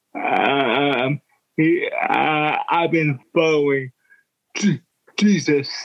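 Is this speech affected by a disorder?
Yes: cerebral palsy; wheelchair user; speech impediment, speaks slowly and deliberately.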